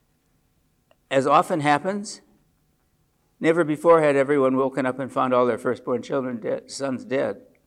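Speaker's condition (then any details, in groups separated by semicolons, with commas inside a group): Parkinson's disease; age 74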